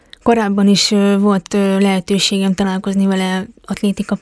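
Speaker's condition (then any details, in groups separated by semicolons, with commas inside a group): Hearing impairment; competes in deaf athletics at the Deaflympics; tried signing with japanese sign-language users at the competition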